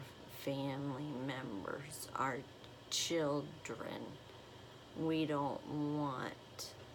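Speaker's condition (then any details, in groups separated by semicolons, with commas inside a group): Essential tremor; voice, progressive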